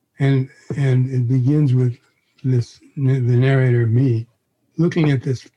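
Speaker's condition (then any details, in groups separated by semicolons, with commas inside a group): Parkinson's disease; onset around 81st birthday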